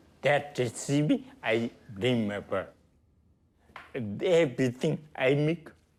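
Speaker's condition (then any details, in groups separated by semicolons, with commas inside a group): Traumatic brain injury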